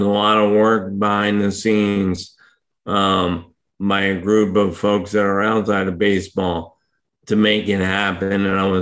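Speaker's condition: ALS; hard to speak for long periods right now

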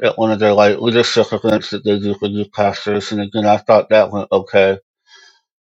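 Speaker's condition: Moebius syndrome; congenital

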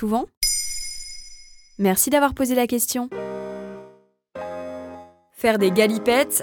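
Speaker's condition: No condition

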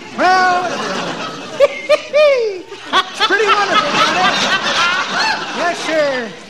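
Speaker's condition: No condition

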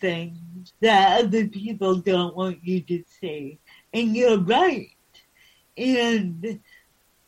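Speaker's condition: Cerebral palsy

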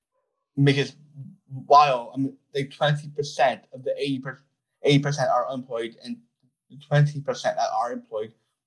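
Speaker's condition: Down syndrome; described as very articulate in giving details

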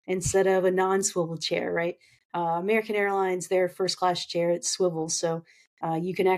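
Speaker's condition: No condition

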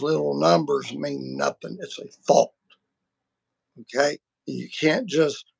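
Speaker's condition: Vocal cord surgery; multiple vocal cord surgeries

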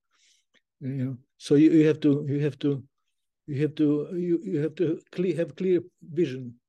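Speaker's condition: Parkinson's disease; some symptoms reversed

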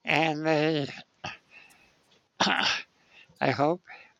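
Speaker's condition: Spinal muscular atrophy; lifelong wheelchair use

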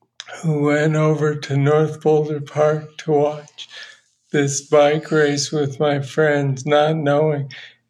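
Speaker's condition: Parkinson's; young onset Parkinson's, first sign tremor, unable to hold microphone, unsteady on feet; diagnosed 20 years ago, forced exercise and cycling as therapy; voice audibly affected now, earlier slowed speech, trouble speaking English some days, voice problems limit storytelling

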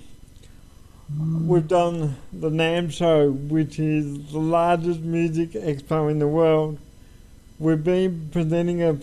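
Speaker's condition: Cerebral palsy; uses wheelchair

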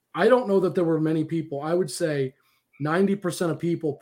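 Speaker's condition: No condition

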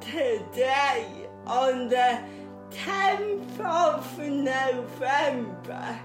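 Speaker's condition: Cerebral palsy

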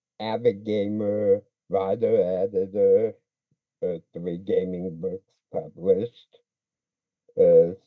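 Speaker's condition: Speech impediment

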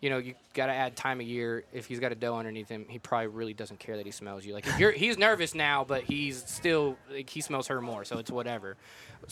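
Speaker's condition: No condition

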